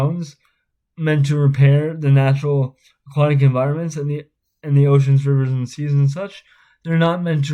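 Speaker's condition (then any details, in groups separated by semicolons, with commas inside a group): Spastic cerebral palsy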